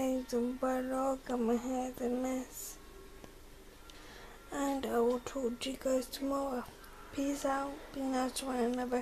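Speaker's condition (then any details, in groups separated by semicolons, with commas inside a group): Cerebral palsy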